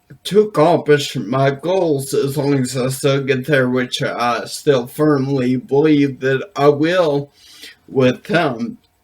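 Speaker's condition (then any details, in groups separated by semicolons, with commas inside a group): Brain injury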